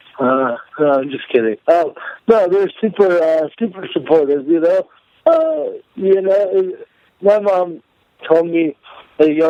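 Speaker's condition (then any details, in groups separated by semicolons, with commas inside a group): Cerebral palsy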